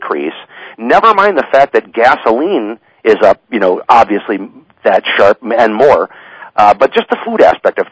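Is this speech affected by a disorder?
No.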